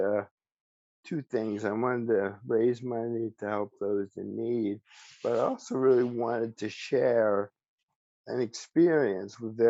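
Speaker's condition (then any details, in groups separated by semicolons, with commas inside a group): ALS; speech still preserved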